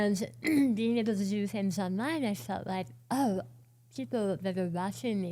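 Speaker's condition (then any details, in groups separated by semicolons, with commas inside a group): Oral cancer, partial glossectomy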